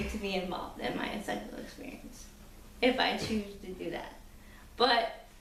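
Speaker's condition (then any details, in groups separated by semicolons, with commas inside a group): Cerebral palsy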